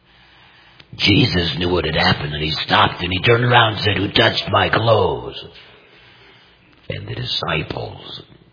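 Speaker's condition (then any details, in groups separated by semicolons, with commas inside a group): Total laryngectomy; complete laryngectomy for larynx cancer, voice prosthesis; speaks through voice prosthesis, may cough while speaking, microphone setup worked out for him; unusual tone of voice, may sound painful to listeners, understandable with careful listening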